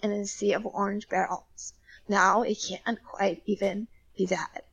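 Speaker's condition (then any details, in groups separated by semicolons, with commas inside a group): Spasmodic dysphonia; voice cracking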